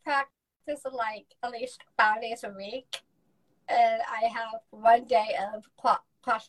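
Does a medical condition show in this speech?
Yes: Down syndrome; present from birth, lifelong; age 24.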